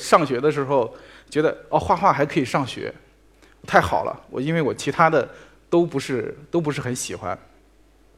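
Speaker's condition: No condition

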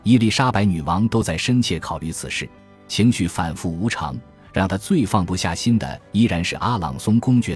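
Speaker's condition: No condition

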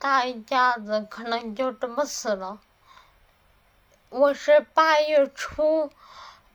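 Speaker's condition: Cerebellar atrophy, hereditary; slurred, muffled articulation, tongue not nimble, listeners struggle to understand

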